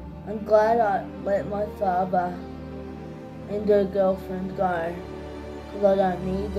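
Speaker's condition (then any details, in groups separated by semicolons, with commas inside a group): Cerebral palsy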